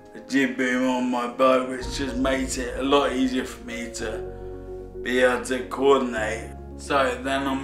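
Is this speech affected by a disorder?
Yes: Friedreich's ataxia; degenerative, feet worst, distal limbs most affected; onset age 13, back operation, wheelchair; face and tongue less affected.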